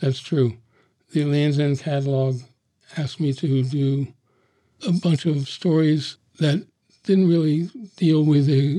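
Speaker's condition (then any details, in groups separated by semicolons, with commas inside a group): Parkinson's disease; fatal a few months after recording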